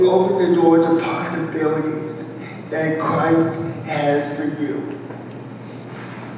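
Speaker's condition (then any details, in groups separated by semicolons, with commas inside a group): Cerebral palsy, spastic quadriplegia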